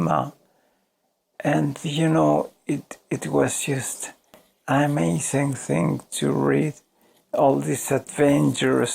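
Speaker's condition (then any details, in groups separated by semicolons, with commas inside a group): ALS; voice severely damaged, hard to understand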